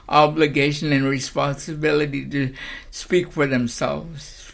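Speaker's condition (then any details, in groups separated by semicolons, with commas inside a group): Cerebral palsy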